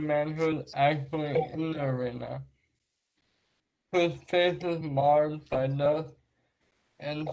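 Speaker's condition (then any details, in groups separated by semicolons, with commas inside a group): Traumatic brain injury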